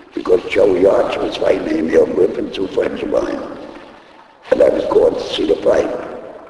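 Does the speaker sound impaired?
Yes: laryngectomy; voice box removed by operation.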